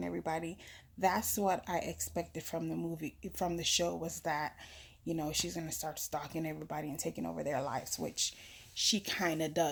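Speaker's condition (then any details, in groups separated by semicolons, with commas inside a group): No condition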